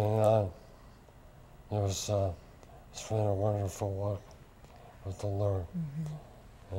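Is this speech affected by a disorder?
Yes: lou Gehrig's disease; onset index finger.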